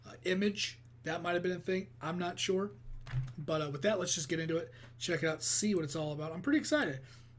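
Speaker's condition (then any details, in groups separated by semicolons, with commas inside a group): No condition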